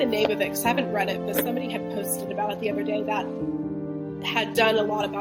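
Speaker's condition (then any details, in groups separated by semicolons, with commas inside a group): No condition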